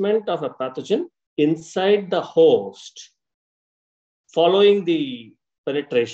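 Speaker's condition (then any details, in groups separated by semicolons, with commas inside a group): No condition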